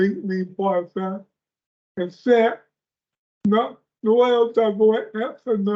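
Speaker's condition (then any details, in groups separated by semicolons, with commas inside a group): Speech impairment; speech impairment, relies on slides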